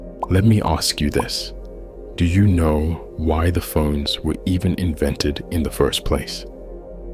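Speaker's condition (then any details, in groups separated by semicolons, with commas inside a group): No condition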